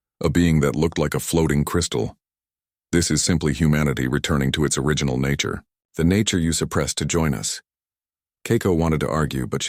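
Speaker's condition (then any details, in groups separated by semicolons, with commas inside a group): No condition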